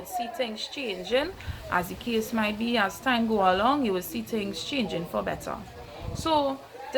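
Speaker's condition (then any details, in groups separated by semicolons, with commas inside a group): No condition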